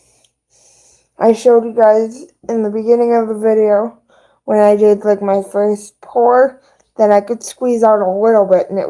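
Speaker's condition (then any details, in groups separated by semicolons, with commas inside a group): Cerebral palsy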